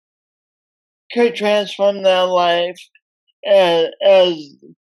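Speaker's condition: Speech impediment from birth; oxygen loss at birth

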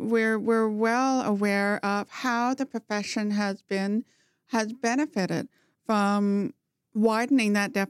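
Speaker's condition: Profound hearing loss, congenital, bilateral; congenital profound hearing loss both ears, hearing aid right ear only, no fire alarm heard without it; talks very well despite profound hearing loss, did not talk until age four

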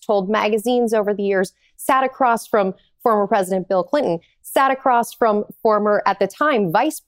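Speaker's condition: No condition

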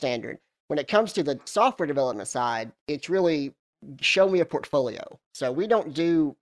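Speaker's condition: Cleft lip and palate

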